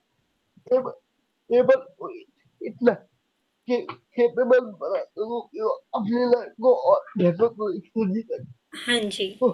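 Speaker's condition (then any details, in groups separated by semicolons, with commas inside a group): Cerebral palsy; could not speak as a child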